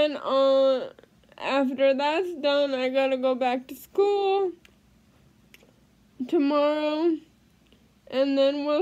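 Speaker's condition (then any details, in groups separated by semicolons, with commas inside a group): Cerebral palsy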